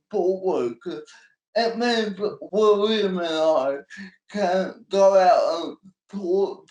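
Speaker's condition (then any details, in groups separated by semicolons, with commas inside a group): Cerebral palsy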